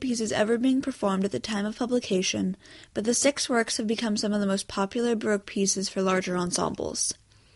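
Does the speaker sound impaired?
No.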